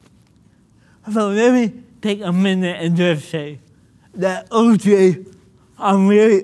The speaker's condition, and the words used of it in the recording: Cerebral palsy. I have cerebral palsy, and that could make speaking a little bit difficult for me.